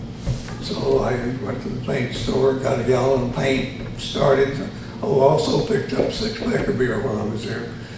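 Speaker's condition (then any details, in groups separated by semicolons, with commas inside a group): Tongue cancer surgery; both sides of tongue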